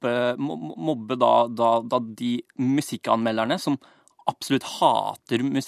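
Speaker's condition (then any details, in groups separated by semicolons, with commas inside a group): Stuttering; stuttering since school age, bullied at school over stutter; stutters in everyday speech, no stuttering when rapping on stage with microphone; repeated sounds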